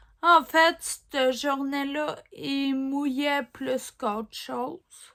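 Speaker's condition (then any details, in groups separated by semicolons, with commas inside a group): Ataxia; degenerative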